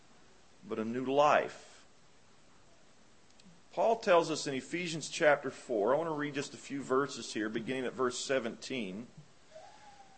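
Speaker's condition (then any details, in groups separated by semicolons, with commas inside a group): No condition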